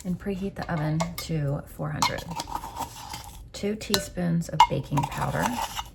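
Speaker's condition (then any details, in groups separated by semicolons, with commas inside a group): No condition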